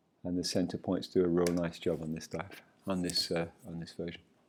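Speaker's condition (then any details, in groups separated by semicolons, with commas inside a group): No condition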